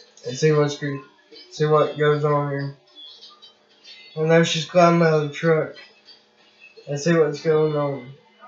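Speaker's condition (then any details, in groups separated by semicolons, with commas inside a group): Cerebral palsy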